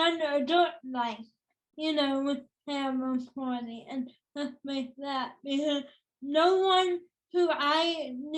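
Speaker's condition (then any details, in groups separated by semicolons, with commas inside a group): Cerebral palsy, spastic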